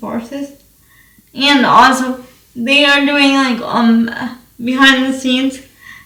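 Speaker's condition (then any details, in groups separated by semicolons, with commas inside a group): Cerebral palsy, spastic quadriplegic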